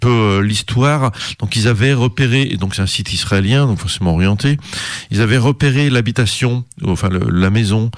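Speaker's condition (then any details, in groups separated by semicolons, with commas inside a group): No condition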